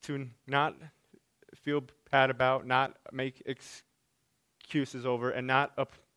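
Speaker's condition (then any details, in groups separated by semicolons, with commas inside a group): Stuttering; severe lifelong stutter for past 25 years, since early childhood; still stutters; unpredictable difficulty saying simplest sounds, slow speech, slower tongue; prolonged sounds, blocks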